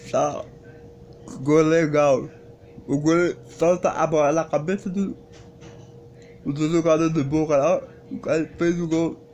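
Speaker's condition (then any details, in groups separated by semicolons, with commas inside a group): Cerebral palsy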